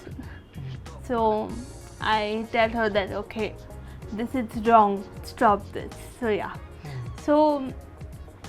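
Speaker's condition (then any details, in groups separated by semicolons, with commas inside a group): Cerebral palsy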